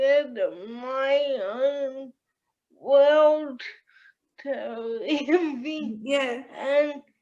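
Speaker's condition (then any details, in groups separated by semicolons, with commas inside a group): Cerebral palsy; powerchair user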